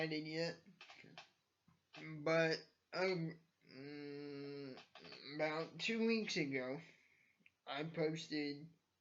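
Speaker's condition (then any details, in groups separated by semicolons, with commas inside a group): Cerebral palsy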